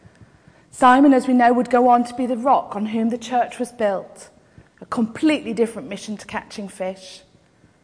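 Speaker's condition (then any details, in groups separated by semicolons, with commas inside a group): No condition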